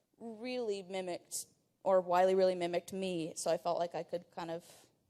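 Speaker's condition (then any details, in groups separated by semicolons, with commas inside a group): No condition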